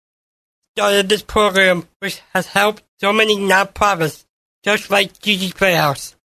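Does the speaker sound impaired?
Yes: Down syndrome; present from birth.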